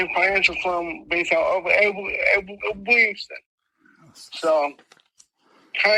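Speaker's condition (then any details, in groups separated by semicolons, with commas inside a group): Mild cerebral palsy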